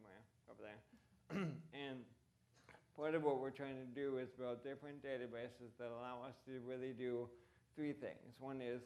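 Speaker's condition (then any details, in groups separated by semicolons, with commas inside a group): ALS; voice and hands affected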